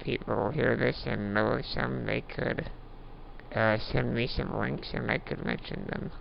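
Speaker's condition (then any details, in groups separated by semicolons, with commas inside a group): Duchenne muscular dystrophy; age 30, trach and ventilator mainly for sleep, breathing effortful, home pulse oximeter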